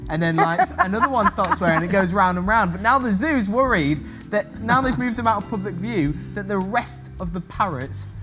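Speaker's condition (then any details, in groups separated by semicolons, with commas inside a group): No condition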